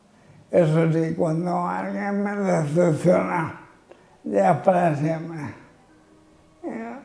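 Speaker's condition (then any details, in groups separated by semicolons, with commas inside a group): Amyotrophic lateral sclerosis (ela)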